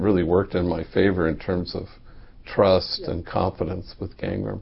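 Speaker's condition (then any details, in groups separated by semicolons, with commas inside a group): No condition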